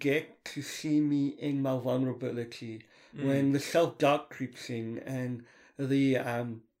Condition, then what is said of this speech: Cleft palate. It meant that my speech was delayed, and as you can hear, I got a speech impediment as